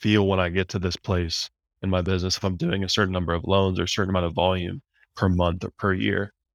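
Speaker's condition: No condition

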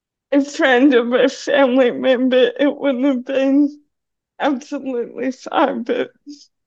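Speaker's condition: Cerebral palsy; cerebral palsy affecting right side of body including right hand

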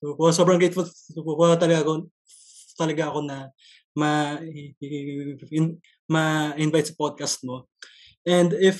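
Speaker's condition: Stuttering; stutter since early childhood, noticed on entering grade school; broken, choppy non-fluent speech, dreads answering strangers like jeepney drivers, public communication affected; repeated sounds, prolonged sounds

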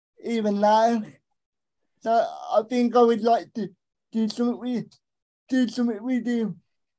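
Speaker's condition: Cerebral palsy; right hand basically useless

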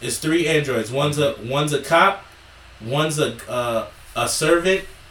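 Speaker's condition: No condition

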